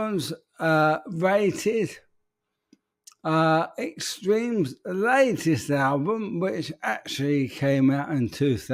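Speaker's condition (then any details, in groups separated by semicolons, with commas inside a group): ALS; speech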